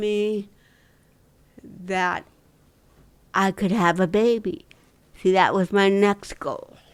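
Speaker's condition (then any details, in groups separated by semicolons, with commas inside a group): Dystonia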